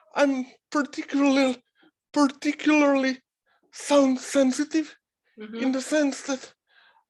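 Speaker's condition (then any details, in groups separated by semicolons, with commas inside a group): Cerebral palsy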